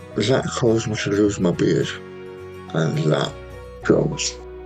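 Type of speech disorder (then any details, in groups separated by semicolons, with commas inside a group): Speech after partial glossectomy; tongue cancer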